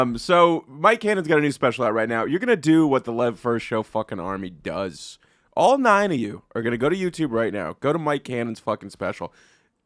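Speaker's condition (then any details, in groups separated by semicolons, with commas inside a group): No condition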